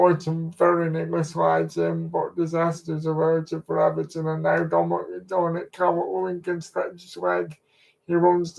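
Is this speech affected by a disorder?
Yes: cerebral palsy.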